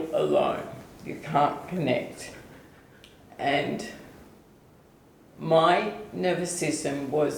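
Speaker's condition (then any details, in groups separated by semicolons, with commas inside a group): ALS/MND; tongue symptoms about a year, speech now affected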